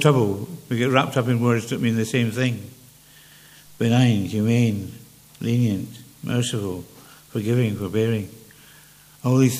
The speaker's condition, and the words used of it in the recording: Parkinson's disease. I haven't preached for some years now, mostly because with Parkinson's, my speech has not been as clear as it would have been, or should have been, please, Lord.